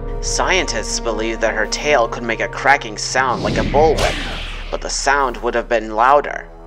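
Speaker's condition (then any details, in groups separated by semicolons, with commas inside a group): No condition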